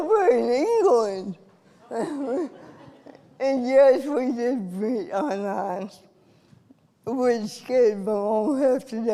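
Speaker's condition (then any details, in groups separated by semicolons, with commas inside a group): Cerebral palsy; from birth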